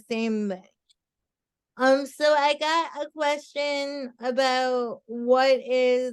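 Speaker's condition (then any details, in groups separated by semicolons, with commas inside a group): Cerebral palsy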